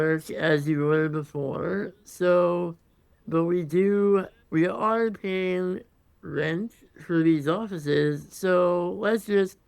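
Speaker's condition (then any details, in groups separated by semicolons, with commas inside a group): Congenital muscular dystrophy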